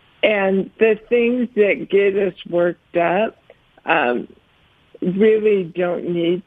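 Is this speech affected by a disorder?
Yes: ALS; diagnosed at 47, first signs running into walls, cannot use arms, legs or hands; about 7 years since diagnosis, slow progressor, types with eyes on computers; tongue affected, speaks more slowly than before, worried about voice but held up over 15 minutes.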